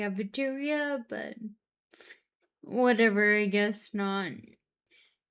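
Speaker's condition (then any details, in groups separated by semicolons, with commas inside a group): Friedreich's ataxia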